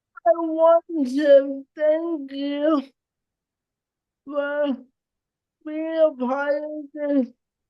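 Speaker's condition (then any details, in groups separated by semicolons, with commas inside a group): Cerebral palsy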